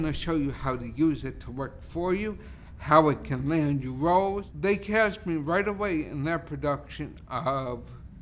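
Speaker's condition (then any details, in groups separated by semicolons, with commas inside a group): Cerebral palsy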